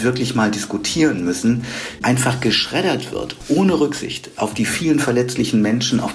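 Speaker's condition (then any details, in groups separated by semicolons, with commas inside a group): No condition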